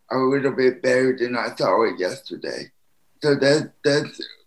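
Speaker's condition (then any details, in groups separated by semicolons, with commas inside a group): Spastic quadriplegic cerebral palsy; needs help eating, drinking, restroom and supplements, including on the course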